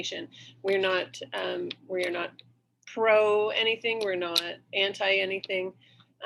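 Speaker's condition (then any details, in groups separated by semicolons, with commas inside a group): No condition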